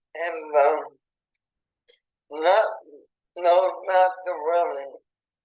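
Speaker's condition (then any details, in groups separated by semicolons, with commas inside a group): ALS; affects legs and lungs; burning in lungs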